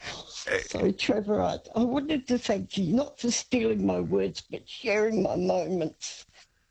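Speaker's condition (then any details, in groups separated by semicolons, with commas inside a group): Parkinson's disease; hands slow, uses wheelie walker, several hospital stays over the years; voice sometimes doesn't hold up, words sometimes lost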